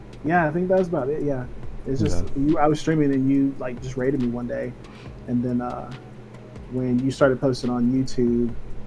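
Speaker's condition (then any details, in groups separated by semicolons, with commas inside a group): No condition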